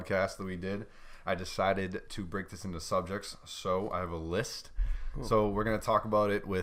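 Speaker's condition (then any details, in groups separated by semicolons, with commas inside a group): No condition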